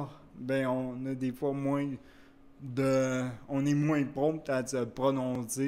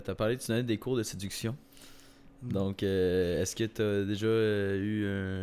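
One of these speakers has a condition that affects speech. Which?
The first: cerebral palsy; wheelchair use.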